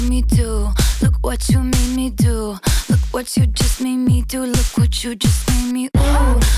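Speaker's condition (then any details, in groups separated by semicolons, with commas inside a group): No condition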